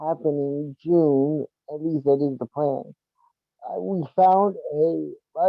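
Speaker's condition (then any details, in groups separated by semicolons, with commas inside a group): Cerebral palsy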